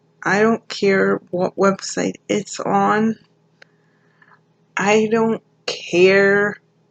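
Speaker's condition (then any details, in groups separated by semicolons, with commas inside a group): Cerebral palsy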